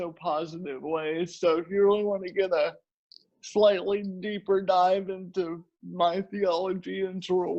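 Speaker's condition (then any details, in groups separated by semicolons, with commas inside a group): Cerebral palsy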